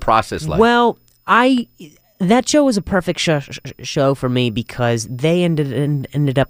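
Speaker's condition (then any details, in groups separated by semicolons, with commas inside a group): Stutter; acquired, softball grounder to throat while playing shortstop, then head hit on ground in fall; many speech therapy classes since, seen pathologists and neurologists, voice teacher helps with singing; singing sometimes helps; repeated words, prolonged sounds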